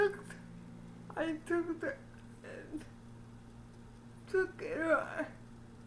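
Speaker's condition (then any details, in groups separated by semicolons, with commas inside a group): Cerebral palsy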